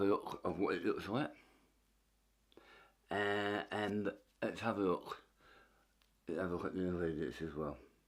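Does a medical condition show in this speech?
Yes: tongue cancer; half tongue removed.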